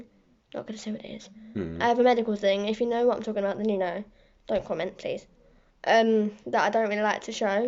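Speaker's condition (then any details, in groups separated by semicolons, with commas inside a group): No condition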